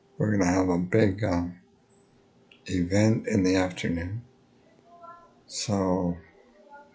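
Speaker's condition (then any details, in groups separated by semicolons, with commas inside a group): Multiple sclerosis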